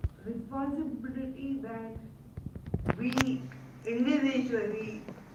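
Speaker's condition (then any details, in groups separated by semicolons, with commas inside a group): Cerebral palsy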